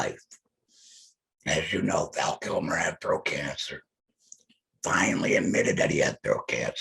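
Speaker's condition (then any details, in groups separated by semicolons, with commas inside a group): Laryngectomy; voice lost, mouths words with breath-free device, rarely breathless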